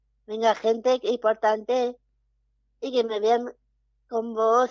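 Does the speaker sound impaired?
Yes: Down syndrome; early intervention in childhood with speech therapy and early stimulation.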